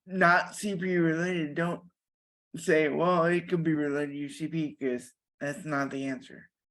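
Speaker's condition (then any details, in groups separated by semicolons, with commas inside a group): Cerebral palsy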